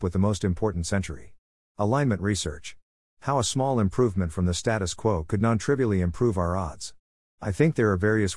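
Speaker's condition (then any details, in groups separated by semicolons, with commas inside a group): No condition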